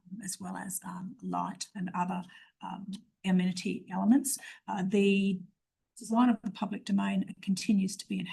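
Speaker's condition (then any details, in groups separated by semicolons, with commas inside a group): No condition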